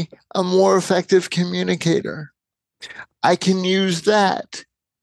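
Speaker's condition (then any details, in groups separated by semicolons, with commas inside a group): Cerebral palsy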